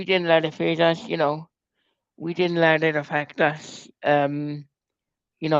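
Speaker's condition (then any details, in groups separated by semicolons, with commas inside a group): Cerebral palsy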